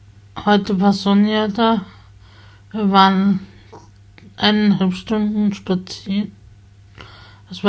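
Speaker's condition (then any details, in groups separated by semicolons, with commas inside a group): Spasticity from birth; multiple sclerosis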